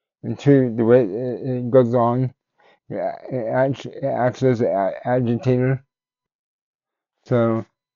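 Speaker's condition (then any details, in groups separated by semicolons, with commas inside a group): Cerebral palsy; tends to mess up words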